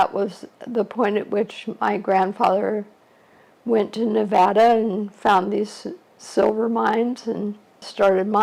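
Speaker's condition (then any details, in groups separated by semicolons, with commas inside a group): ALS; shortly after diagnosis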